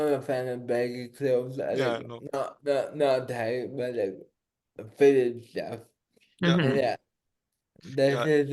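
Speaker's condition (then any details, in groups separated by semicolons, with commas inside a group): Cerebral palsy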